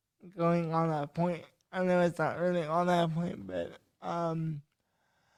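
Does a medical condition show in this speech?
Yes: cerebral palsy.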